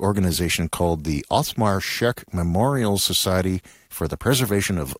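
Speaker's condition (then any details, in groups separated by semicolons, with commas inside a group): No condition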